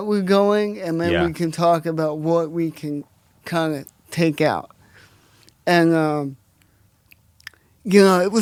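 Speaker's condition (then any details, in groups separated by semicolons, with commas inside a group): Cerebral palsy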